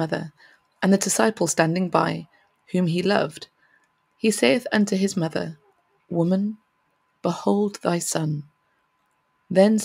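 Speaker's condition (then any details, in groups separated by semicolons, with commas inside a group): No condition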